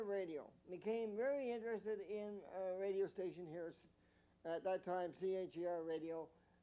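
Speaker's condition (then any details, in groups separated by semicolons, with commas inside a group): Mild cerebral palsy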